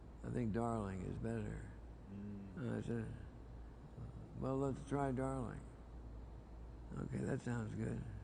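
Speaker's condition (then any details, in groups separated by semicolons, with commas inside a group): Parkinson's disease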